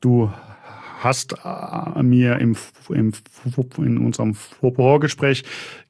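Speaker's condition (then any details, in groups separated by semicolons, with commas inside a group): Stuttering; developmental, lifelong, possibly inherited, father stuttered, brother fluent, logopedic speech therapy, constant since second grade; block right on saying he stutters; repeated sounds, prolonged sounds, blocks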